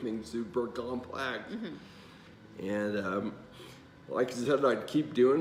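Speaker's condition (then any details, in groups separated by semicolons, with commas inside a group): Traumatic brain injury; caused by failed tumor surgery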